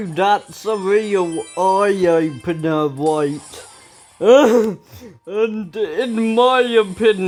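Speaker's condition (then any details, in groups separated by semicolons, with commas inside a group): Ataxia; speech recently worse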